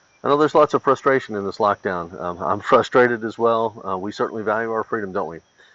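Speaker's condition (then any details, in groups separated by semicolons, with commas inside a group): No condition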